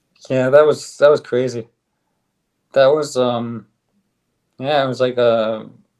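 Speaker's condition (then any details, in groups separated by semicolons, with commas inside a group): ALS; on drug, stronger bite, speaks better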